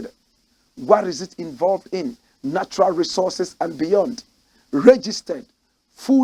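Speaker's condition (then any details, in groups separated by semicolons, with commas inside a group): No condition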